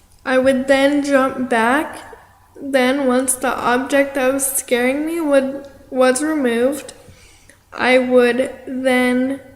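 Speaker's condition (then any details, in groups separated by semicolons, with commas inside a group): Cerebral palsy; affects arm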